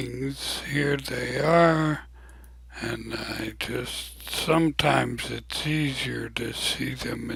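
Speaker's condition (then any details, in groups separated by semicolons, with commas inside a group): ALS; abnormally slow voice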